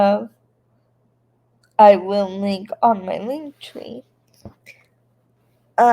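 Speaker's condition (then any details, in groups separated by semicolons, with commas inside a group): Cerebral palsy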